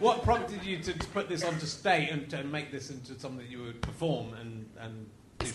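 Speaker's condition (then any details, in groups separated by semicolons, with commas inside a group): No condition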